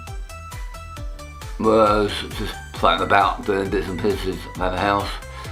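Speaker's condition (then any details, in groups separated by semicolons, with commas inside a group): Tongue cancer; half tongue removed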